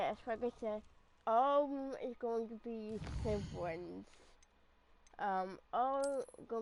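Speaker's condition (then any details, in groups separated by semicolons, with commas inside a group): Cerebral palsy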